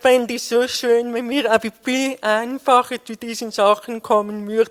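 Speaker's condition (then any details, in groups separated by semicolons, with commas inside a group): Deafness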